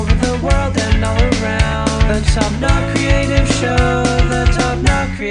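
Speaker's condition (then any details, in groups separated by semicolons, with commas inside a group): No condition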